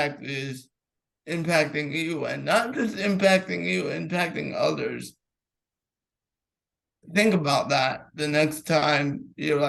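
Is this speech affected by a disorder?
Yes: cerebral palsy.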